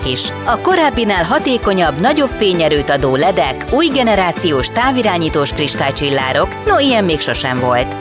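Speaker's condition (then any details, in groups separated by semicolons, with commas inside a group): No condition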